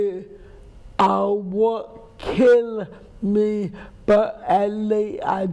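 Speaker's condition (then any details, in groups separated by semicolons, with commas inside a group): Cerebral palsy; speech impairment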